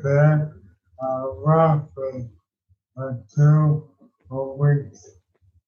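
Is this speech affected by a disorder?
Yes: ALS.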